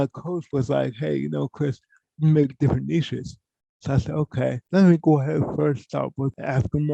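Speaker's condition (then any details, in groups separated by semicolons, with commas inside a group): Cerebral palsy; from birth, poor hand use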